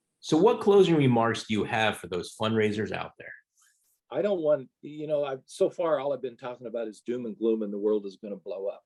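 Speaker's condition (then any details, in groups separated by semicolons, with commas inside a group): No condition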